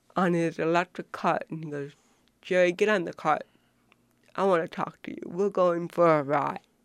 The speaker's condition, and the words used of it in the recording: Cerebral palsy. Because I have CP and because of the way I move and talk throughout my life, people have thought that I have not been very bright.